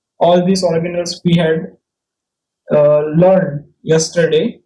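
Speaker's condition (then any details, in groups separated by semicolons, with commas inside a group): No condition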